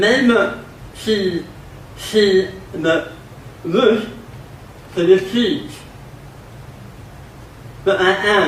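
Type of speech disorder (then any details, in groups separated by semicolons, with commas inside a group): Dysarthria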